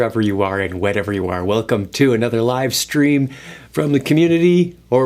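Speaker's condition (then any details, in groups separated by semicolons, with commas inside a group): No condition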